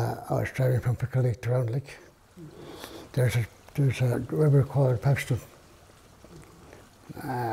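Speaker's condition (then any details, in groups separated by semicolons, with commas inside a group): Parkinson's; failing health; hard time talking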